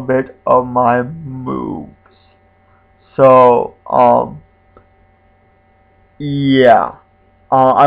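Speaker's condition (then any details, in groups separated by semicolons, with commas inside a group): Spastic quadriplegic cerebral palsy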